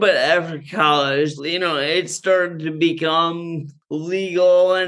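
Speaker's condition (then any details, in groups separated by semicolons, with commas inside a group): Friedreich's ataxia; muscle relaxing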